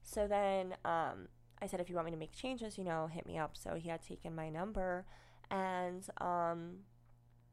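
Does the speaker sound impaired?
Yes: cleft lip and palate, unilateral.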